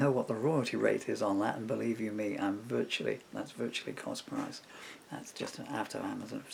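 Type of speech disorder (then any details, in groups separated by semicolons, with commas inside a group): Bulbar dysarthria; progressive bulbar palsy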